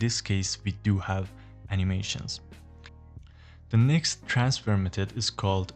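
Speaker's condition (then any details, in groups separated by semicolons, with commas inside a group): No condition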